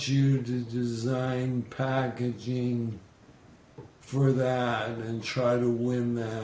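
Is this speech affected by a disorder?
Yes: ALS; slurred speech, losing voice, still heard loud and clear.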